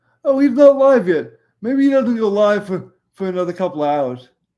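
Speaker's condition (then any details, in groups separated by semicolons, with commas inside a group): Cerebral palsy; voice tone sometimes odd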